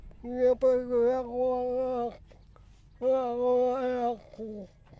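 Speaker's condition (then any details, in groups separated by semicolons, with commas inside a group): Dystonia, hereditary; speech affected, mouth twists involuntarily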